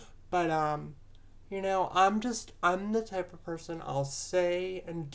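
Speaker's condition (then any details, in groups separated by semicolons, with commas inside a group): Cerebral palsy; present from birth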